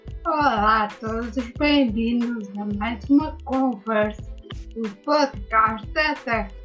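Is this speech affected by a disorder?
Yes: ataxia after brain injury.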